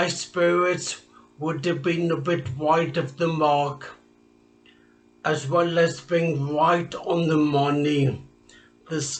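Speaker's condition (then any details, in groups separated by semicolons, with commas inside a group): Traumatic brain injury; speech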